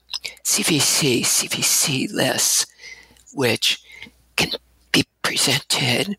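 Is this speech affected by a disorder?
Yes: abductor spasmodic dysphonia; breathy voice, staccato speaking style, shaky tremor when syllables lengthened, voice worse during university years.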